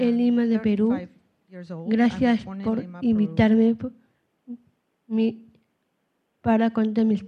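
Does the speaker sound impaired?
Yes: Down syndrome; support person Patricia Andrade of Peruvian Down syndrome society present on panel; speaks Spanish, English interpretation given after her lines.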